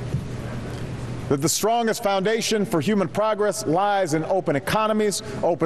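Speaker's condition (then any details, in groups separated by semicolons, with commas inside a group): No condition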